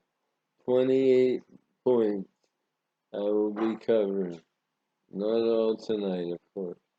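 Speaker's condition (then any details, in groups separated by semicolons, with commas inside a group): Parkinson's disease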